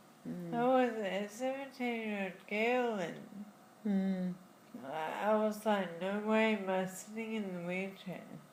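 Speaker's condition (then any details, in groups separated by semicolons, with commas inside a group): Friedreich's ataxia; diagnosed in childhood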